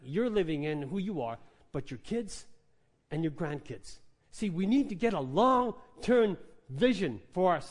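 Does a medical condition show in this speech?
No.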